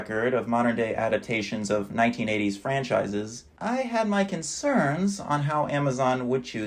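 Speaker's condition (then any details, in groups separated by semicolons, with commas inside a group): No condition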